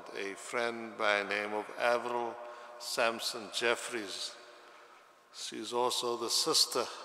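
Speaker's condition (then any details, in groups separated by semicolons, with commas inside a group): No condition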